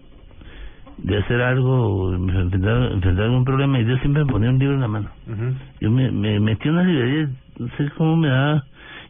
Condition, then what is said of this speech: Parkinson's disease. Se me entiende, a veces no se me entiende nada.